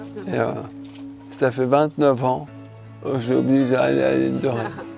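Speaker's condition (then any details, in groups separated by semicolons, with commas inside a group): Charcot disease (ALS)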